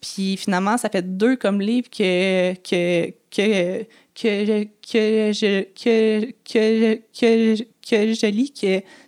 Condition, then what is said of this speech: Stuttering. Une autre prise et juste dire comme au début, dire que j'ai un B, un B, un B, B, B, B, B, B, B, B, bégaiement